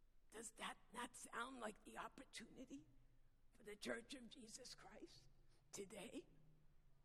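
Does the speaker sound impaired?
Yes: vocal dysphonia; noticeably sultry voice, not painful, lost singing ability, still able to speak.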